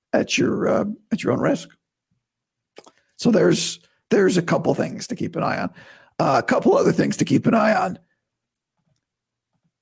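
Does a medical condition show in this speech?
Yes: vocal cord surgery recovery; voice still sounds bad to new listeners.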